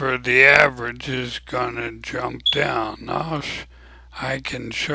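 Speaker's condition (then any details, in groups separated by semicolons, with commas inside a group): ALS; abnormally slow voice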